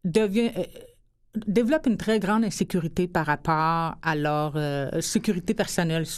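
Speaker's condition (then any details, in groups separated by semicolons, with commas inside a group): Hearing loss since birth, congenital; expresses herself very well, worked very hard for it, also speaks English well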